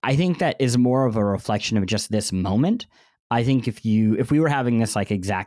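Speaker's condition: Cleft lip and palate; bandaged

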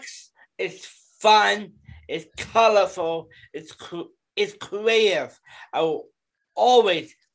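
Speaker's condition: Down syndrome; young man

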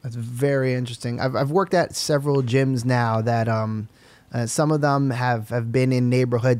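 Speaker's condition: No condition

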